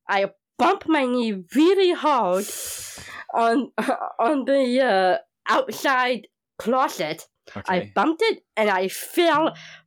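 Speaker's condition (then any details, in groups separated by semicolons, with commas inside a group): Down syndrome; long hospital stay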